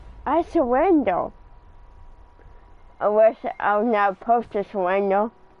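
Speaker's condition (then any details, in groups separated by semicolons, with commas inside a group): Cerebral palsy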